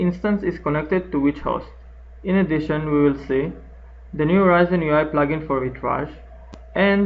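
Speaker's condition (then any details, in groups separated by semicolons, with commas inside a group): No condition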